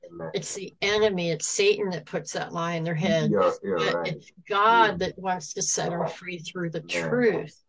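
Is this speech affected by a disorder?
Yes: cleft palate; congenital, very severe, no nose, no upper lip; 26 major operations in first 15 years, nearly lived in hospital until three, then summers.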